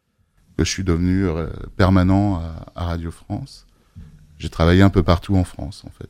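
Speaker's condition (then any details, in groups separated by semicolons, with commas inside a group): No condition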